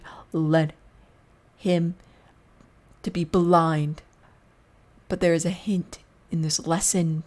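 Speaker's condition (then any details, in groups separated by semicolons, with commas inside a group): No condition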